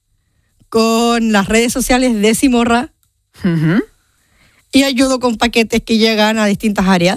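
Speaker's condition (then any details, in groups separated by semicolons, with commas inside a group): Down syndrome; genetic condition, present from birth; age 30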